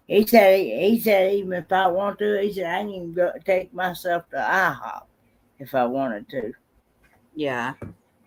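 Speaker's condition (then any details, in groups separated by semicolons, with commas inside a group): Cerebral palsy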